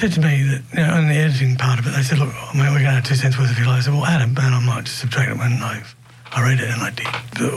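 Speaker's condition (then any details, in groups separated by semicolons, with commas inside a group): Early onset Parkinson's disease; early diagnosis; can no longer play guitar; voice affected, host says clearly understood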